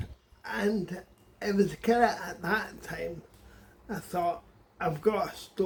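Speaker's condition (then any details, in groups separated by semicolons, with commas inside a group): Cerebral palsy; speech difficulty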